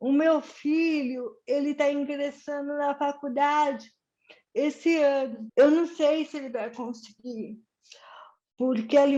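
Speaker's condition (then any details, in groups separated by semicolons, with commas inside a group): Cerebral palsy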